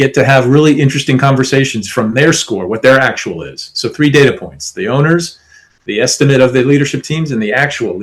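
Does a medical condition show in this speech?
No.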